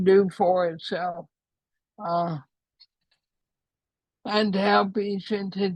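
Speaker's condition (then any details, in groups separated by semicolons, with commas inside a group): ALS; trouble speaking, voice affected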